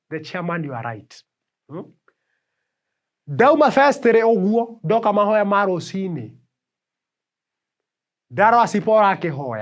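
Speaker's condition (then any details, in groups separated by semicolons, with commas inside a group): No condition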